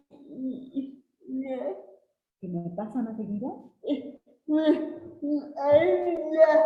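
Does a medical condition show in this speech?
Yes: cerebral palsy; since birth.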